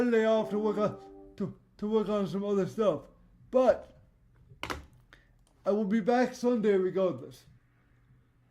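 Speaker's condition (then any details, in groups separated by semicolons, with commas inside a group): Cerebral palsy; voice tone sometimes odd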